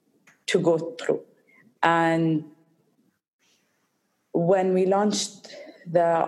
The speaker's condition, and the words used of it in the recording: Stuttering. And that's when I realized that I have control over my stutter.